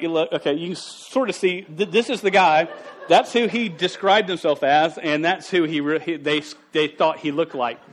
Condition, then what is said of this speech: Stuttering. When you can't say your name, you can't say the word "a" or "and."